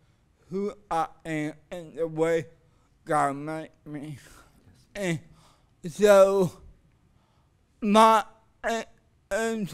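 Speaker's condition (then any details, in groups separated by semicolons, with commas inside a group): Cerebral palsy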